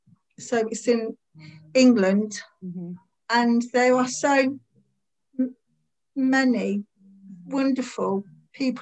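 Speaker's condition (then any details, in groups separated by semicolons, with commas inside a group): Stammer; very bad in 20s, eased around age 42 or 43, speech therapy around age 20; age 57, member of online group Stand Up to Stammering, formerly British Stammering Association; stammer cannot be hidden, hardly stammers when calm, stammers when anxious, avoided talking in 20s; blocks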